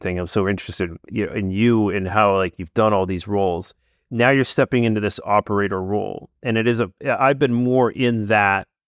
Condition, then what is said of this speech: No condition.